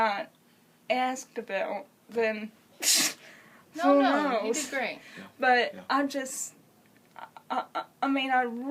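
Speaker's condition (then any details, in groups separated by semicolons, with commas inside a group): Cerebral palsy; congenital, uses wheelchair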